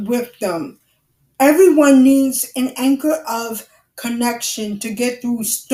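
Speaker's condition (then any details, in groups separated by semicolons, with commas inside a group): Cerebral palsy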